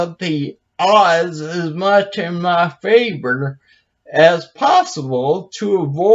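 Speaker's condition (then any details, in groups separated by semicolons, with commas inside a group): Brain injury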